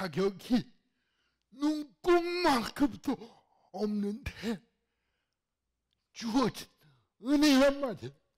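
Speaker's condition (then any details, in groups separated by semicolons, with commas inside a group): Cerebral palsy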